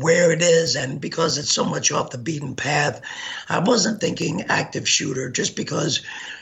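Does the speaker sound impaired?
Yes: gunshot injury to voice box; shot 15 times.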